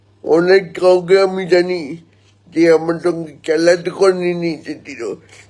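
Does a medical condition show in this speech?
Yes: cerebral palsy.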